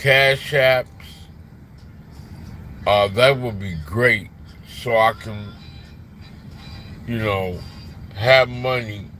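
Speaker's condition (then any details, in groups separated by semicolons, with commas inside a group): Slurred speech; still slurs words occasionally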